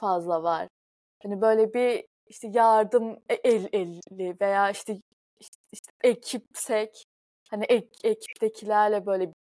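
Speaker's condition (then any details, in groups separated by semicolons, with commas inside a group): Stuttering; stuttering present since at least age 14; heavy stutter, not an ordinary stutter, still so at recording; stutters a lot; repeated sounds, prolonged sounds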